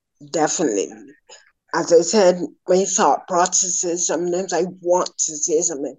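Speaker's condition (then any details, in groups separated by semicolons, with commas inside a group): Ataxia; slowly progressive degenerative ataxia, mother affected, ENT Dr. Clark noted imbalance, referred to Dr. Ben Stabler; first sign slurred speech episode lasting 8-10 minutes, unnoticed by self, mistaken for drinking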